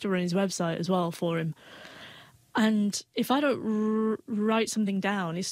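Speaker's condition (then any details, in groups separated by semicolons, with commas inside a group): Stutter; neurological stutter, brain function issue, not nervousness or psychological; needs more time to speak, deep breaths do not help; prolonged sounds, blocks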